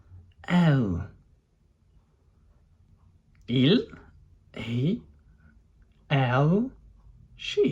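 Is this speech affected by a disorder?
No.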